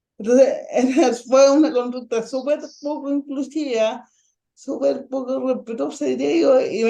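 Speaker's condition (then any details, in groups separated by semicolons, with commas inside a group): Ataxic cerebral palsy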